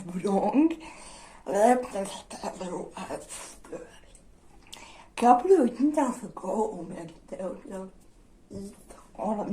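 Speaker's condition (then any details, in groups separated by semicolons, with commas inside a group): Dystonia; generalized dystonia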